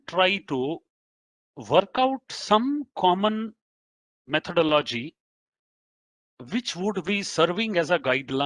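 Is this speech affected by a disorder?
No.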